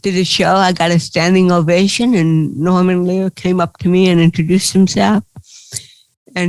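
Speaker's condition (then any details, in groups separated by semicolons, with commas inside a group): Cerebral palsy; from birth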